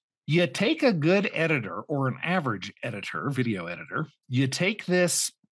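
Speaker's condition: No condition

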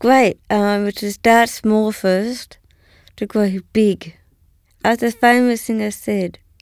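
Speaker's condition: Down syndrome; learning difficulty; age 38

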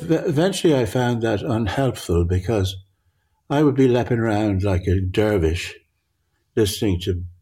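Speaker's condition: Parkinson's; altered visual perception

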